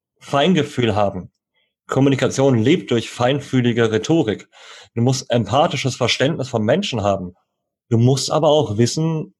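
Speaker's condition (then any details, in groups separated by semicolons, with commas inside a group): Cleft lip and palate, cleft lip, jaw and palate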